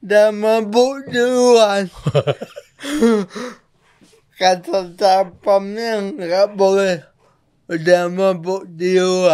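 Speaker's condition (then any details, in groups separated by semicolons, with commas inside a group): Cerebral palsy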